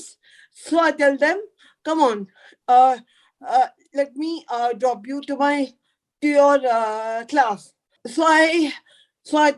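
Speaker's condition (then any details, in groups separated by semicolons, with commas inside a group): Cerebral palsy; could not talk as a child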